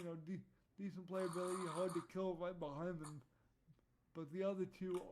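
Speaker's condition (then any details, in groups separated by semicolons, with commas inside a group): Cerebral palsy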